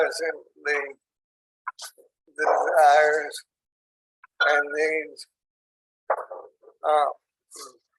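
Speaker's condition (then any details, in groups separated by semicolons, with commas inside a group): ALS; onset in hands and arms, tracheostomy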